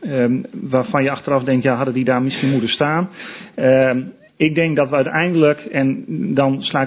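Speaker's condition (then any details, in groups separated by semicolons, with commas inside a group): No condition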